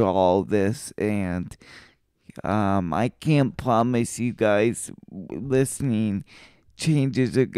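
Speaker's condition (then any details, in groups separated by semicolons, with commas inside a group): Cerebral palsy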